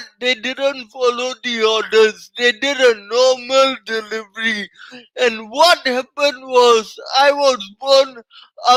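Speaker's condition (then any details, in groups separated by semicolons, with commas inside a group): Cerebral palsy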